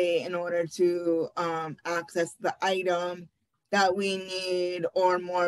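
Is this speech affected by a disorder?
Yes: cerebral palsy.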